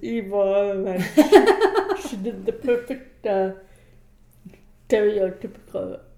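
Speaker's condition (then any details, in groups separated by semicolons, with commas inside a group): Cerebral palsy; born deaf, 60-70% loss one ear, 80% other, motor control affected, speech-hearing classes at Mueller Elementary School; wears hearing aids, worn since about age nine; speech impediment, linked by speaker to cerebral palsy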